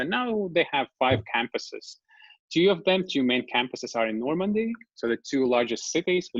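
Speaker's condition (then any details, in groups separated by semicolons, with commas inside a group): No condition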